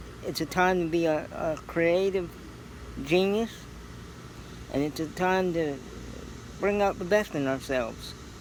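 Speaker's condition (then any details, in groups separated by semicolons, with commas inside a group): Cerebral palsy; scoliosis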